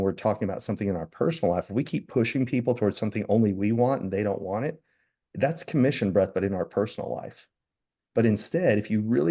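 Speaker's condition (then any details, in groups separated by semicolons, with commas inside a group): No condition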